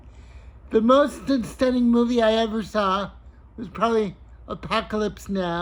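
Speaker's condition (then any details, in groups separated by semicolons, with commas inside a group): Cerebral palsy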